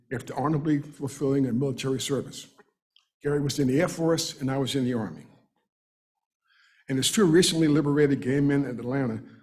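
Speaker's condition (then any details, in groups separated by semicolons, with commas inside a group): No condition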